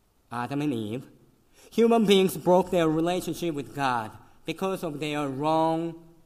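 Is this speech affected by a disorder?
Yes: cleft lip and palate; congenital, severe, eleven surgeries, last one 22 years ago in college; could not suck breast milk as newborn, fed formula and cow milk.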